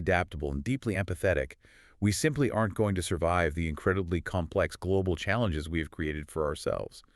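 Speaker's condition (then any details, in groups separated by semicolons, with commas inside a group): No condition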